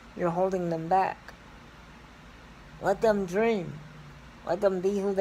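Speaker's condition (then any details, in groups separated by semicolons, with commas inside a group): Cerebral palsy; scoliosis; needs help with daily tasks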